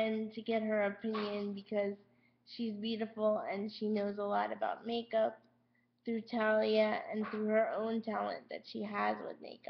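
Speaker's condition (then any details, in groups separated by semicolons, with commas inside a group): Cerebral palsy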